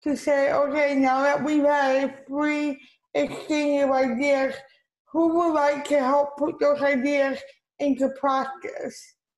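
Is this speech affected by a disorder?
Yes: cerebral palsy; diagnosed at age 2.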